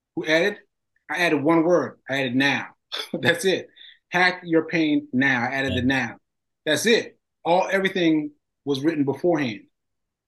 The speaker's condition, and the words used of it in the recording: Aphasia. Um, see, this is this is one of the things where aphasia gets in